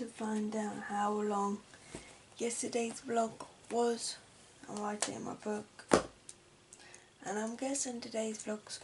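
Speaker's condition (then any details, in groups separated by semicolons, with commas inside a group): Cerebral palsy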